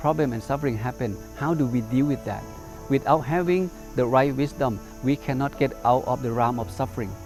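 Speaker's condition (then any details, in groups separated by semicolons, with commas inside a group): No condition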